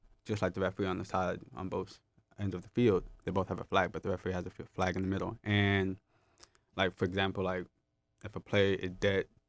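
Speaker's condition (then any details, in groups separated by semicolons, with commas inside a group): Hard of hearing, gentamicin-induced hearing loss; hearing loss caused by Gentamicin, right ear profound near deaf, left ear moderate, wears hearing aids; hears little without them, relies on lip reading, masks hinder understanding; speech therapy due to hearing loss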